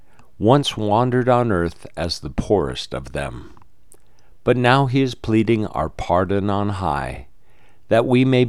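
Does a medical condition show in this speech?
No.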